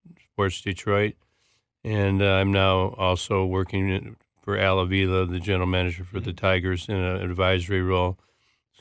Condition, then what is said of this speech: Parkinson's disease. Like I have to do speech therapies and, you know, so before I go on the air sometimes.